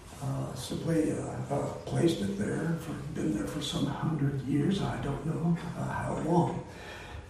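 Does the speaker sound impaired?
Yes: voice disorder; not contagious.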